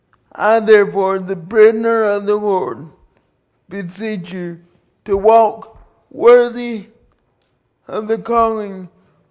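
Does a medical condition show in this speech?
Yes: cerebral palsy; carried by parents and friends since birth.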